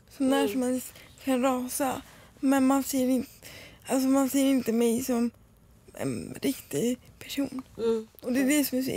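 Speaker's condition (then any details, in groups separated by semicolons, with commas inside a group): Cerebral palsy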